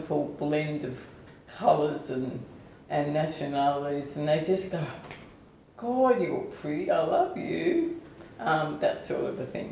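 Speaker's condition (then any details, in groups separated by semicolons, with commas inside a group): ALS/MND; onset foot drop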